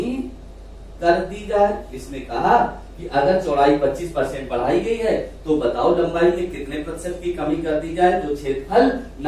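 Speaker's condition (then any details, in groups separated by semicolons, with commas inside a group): No condition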